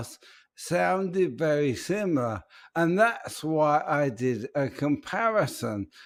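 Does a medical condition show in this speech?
Yes: ALS; speech.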